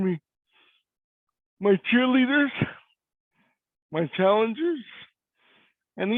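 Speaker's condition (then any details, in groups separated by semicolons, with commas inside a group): Cerebral palsy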